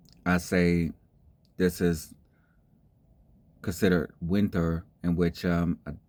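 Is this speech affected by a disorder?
No.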